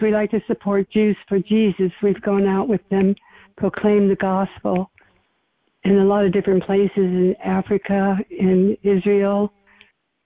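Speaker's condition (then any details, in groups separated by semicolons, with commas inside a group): Parkinson's; hobbling, age 86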